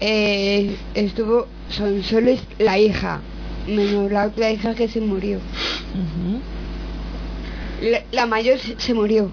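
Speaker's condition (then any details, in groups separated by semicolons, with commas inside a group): Down syndrome; radio program of Fundación Síndrome de Down de Madrid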